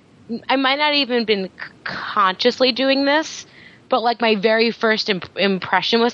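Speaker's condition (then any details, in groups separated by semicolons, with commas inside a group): No condition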